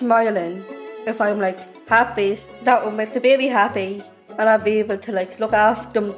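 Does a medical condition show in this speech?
Yes: Down syndrome; intellectual disability, age 20.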